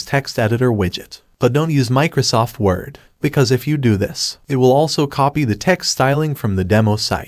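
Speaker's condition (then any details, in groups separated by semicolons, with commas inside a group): No condition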